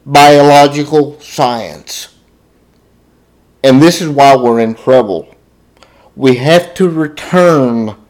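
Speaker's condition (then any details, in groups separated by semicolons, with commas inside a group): Cerebral palsy, spastic diplegia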